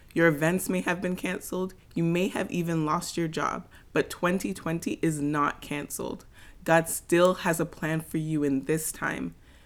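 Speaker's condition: No condition

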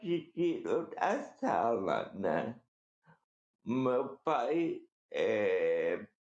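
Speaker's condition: Cerebral palsy; uneventful pregnancy

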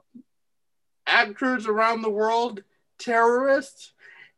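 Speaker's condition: Cerebral palsy; present since at least age 8

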